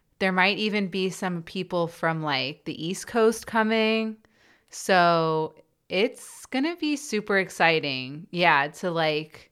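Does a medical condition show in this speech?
No.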